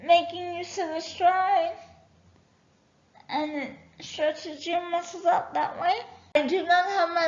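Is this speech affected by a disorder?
Yes: cerebral palsy; affects all four limbs.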